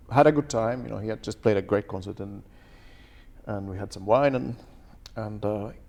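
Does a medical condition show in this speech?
No.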